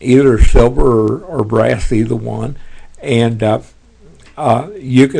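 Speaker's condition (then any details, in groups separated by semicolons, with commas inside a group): Parkinson's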